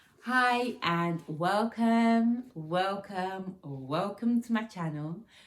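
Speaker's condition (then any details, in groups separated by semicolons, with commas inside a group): No condition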